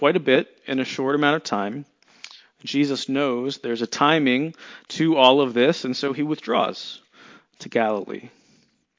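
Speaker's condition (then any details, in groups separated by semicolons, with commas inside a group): No condition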